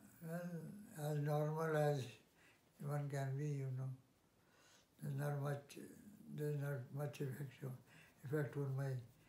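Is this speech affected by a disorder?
Yes: Parkinson's; 1 week after high dose thiamine.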